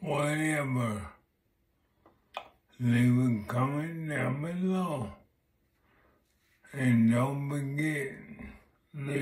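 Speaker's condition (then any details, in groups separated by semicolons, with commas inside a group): Multiple sclerosis; affects left side and voice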